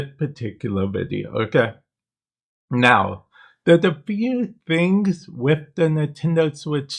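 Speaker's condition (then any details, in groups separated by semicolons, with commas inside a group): Cerebral palsy; affects speech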